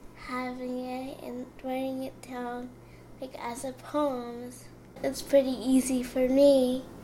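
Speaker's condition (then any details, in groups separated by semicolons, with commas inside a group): Cerebral palsy; finds reading own poetry aloud hard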